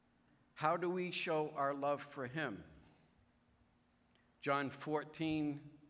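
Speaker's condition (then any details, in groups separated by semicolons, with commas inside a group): No condition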